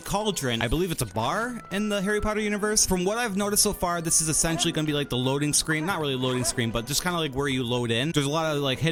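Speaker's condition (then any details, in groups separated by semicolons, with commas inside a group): No condition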